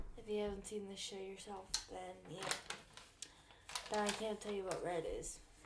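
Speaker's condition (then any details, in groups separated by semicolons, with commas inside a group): Cerebral palsy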